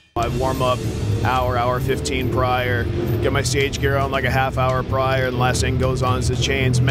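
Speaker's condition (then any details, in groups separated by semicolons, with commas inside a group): No condition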